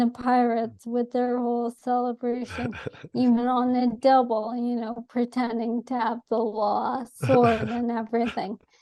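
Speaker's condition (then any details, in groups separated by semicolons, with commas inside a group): ALS; atypical case; diagnosed about seven months ago, on approved medication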